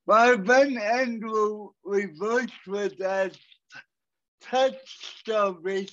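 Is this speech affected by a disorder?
Yes: cerebral palsy; walking distance much reduced compared with before, suspects condition is progressive.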